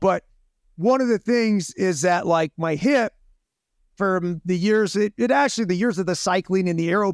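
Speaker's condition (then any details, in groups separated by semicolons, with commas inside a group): No condition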